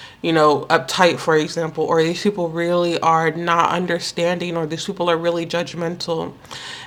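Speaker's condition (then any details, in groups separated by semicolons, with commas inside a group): No condition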